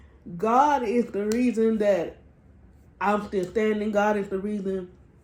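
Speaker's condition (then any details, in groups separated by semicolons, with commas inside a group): Cerebral palsy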